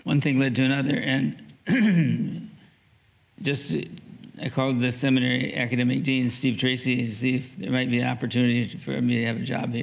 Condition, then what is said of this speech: Parkinson's disease. There's another symptom is my voice.